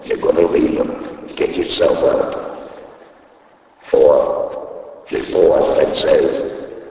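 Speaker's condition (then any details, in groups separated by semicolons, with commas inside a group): Laryngectomy; device placed in throat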